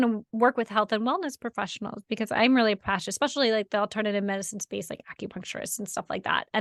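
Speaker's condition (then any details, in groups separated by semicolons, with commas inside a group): No condition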